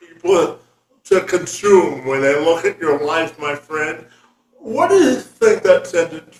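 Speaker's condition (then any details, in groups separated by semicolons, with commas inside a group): Cerebral palsy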